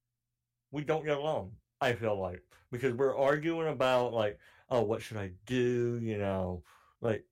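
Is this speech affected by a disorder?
Yes: cleft palate; cleft palate since childhood.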